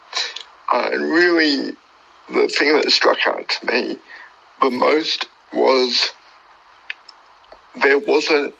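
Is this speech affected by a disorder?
Yes: cerebral palsy; from birth, born two months premature, died twice at birth, brain damage; wheelchair user, much difficulty with motor function.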